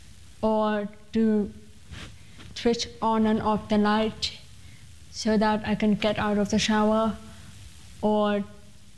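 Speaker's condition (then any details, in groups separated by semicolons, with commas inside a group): Congenital profound deafness; cochlear implant worn since childhood, removes hearing device for sleep and shower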